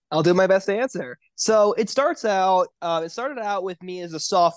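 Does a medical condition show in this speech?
No.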